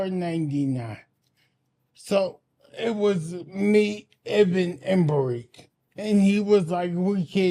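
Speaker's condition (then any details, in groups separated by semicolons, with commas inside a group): Anoxic brain injury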